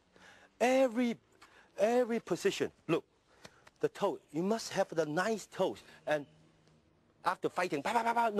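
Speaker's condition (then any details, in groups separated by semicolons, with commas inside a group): No condition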